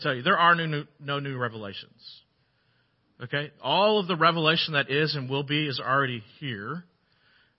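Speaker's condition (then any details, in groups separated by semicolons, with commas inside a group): No condition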